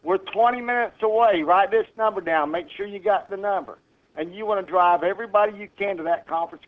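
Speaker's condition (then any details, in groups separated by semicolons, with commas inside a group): No condition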